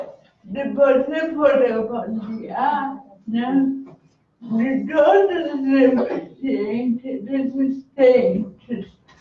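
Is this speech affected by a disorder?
Yes: cerebral palsy; birth injury, motor impairment, cognition not affected; communicates using letters and symbols.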